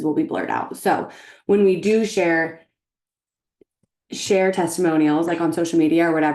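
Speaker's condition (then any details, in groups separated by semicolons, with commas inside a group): No condition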